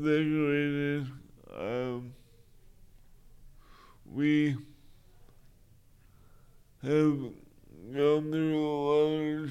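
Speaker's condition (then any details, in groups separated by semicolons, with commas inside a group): Cerebral palsy; wheelchair user 99.9% of the time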